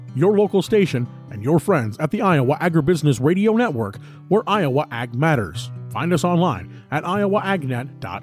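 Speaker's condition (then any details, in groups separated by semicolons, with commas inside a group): No condition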